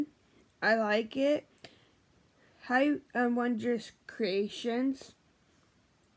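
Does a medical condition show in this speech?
Yes: brain injury; memory problems.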